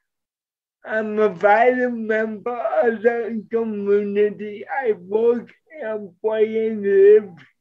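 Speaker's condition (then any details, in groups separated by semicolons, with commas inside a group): Cerebral palsy; present from birth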